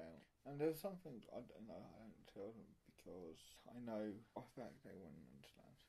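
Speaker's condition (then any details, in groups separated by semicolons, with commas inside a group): Cerebral palsy; mild, affects muscles and speech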